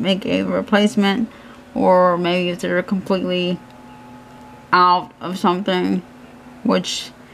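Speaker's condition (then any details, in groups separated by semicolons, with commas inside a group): Cerebral palsy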